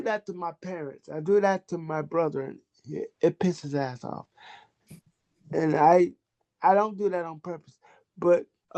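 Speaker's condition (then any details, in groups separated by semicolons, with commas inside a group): Cerebral palsy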